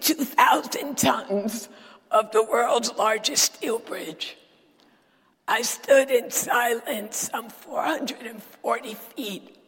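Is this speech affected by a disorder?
Yes: dysphonia; lost ability to sing.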